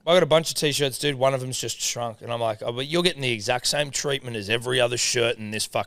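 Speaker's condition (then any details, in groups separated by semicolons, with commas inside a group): No condition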